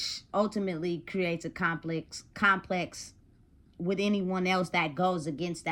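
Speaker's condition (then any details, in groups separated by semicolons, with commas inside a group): No condition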